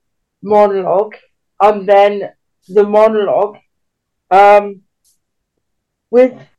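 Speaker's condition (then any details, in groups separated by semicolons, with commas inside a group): Cerebral palsy; can walk but with limits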